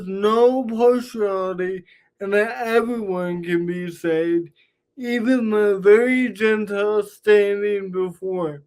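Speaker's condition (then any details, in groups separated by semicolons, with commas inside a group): Cerebral palsy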